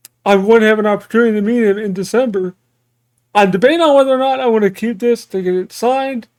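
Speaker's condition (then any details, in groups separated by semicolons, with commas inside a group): Cerebral palsy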